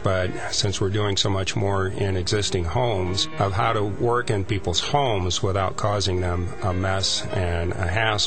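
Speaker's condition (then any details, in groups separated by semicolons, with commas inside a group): No condition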